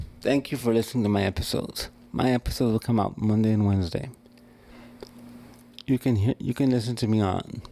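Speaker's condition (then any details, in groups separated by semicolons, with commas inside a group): Cerebral palsy; wheelchair user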